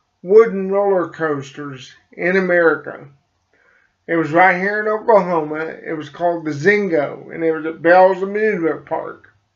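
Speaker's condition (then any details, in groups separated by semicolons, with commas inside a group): Cerebral palsy; slight speech impediment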